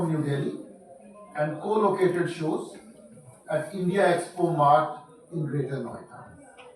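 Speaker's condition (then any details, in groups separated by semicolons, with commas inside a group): No condition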